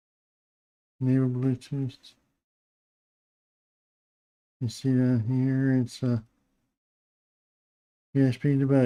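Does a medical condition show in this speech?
Yes: Parkinson's disease.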